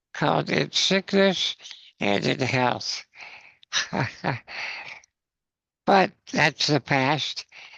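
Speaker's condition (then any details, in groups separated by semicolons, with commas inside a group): Spinal muscular atrophy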